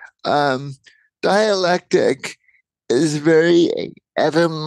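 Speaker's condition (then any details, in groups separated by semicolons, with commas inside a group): Cerebral palsy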